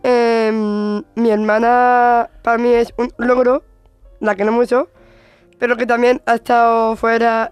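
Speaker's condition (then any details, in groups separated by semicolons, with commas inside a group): Down syndrome; intellectual disability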